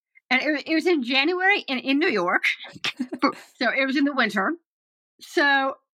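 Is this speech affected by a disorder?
Yes: Down syndrome; developmental disability, extra copy of 21st chromosome.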